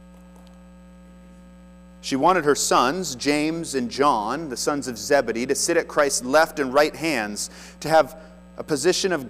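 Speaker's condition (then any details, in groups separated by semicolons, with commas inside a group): No condition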